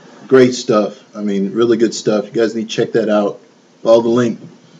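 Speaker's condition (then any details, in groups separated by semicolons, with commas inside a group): No condition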